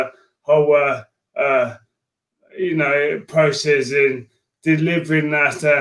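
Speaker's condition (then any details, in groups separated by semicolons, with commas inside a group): Motor neurone disease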